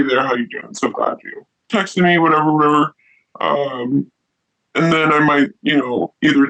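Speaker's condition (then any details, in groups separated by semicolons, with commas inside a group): No condition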